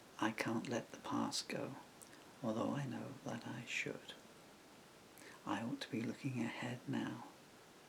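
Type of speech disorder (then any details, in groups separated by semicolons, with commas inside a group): Severe bulbar dysarthria; progressive bulbar palsy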